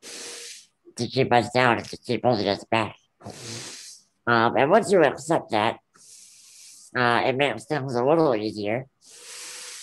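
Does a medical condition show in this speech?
Yes: Ullrich congenital muscular dystrophy; very rare form of muscular dystrophy.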